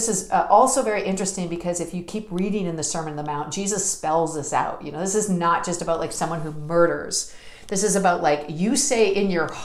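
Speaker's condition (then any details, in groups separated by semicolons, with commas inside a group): No condition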